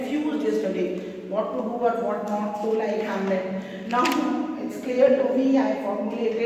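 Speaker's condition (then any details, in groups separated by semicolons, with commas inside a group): No condition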